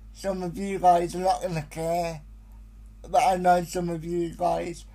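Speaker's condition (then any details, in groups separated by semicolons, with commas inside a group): Spastic quadriplegic cerebral palsy; most severe type, present since birth, uses electric wheelchair driven himself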